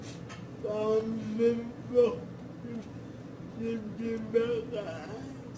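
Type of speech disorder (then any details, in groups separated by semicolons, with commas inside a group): Dysarthria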